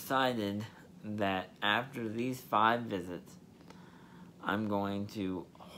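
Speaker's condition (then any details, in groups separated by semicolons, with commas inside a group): Spastic diplegia cerebral palsy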